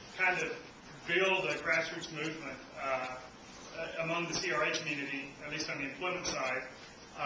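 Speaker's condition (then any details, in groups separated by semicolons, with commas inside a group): No condition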